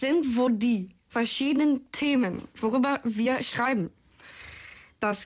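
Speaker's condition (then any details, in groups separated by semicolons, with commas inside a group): Down syndrome; from birth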